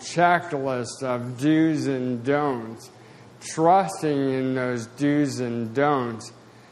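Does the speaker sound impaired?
Yes: spasticity, mild.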